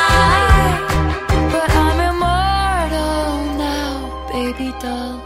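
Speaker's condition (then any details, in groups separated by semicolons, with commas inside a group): No condition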